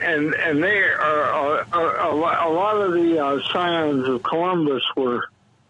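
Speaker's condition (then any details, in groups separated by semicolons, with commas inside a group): Cerebral palsy; diagnosed at three days old, low birth weight, breathing problems at birth, month in incubator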